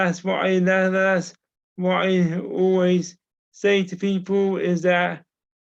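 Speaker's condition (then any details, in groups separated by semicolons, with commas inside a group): Cerebral palsy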